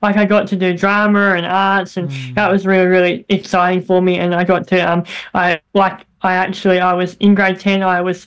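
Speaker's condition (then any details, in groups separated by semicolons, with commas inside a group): Bilateral cleft lip and palate; congenital, many operations from 3 months, hip bone graft into mouth, throat surgery, braces, low motor skills; childhood voice squeaky, very airy, nasal, speech therapy after bone graft and throat surgery, speech hindered drama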